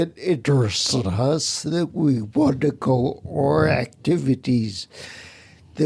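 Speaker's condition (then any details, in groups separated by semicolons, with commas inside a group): Spinocerebellar ataxia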